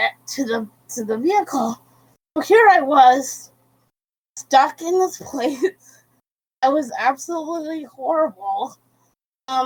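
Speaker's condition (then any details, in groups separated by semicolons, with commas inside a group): Cerebral palsy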